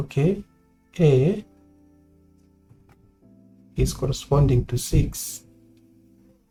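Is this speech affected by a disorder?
No.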